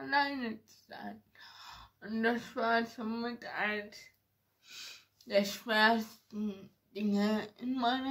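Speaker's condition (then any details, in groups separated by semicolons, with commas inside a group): Ataxia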